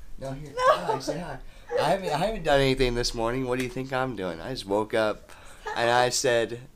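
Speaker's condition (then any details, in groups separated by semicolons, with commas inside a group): No condition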